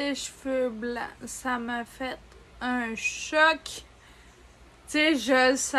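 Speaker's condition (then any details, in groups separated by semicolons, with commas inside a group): Ataxia; degenerative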